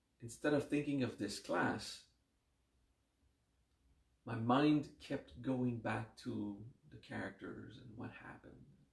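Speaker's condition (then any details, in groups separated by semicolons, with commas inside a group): No condition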